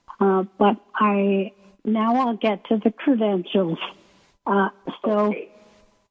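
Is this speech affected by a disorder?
Yes: ALS; limb onset in right foot, symptoms about a year before diagnosis, year of testing, uses Beasy board transfer board; hard to breathe and speak, voice may sound weak or hard to understand, paces speech with breathing.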